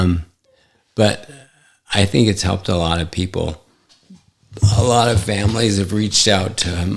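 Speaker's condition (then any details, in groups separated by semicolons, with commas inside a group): ALS; affects hand function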